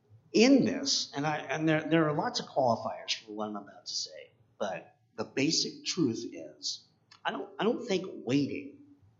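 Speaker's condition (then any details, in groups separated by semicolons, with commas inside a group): Cleft palate; many painful oral surgeries from 3 months to 16 years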